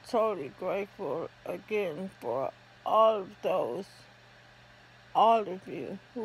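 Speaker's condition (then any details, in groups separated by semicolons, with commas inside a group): ALS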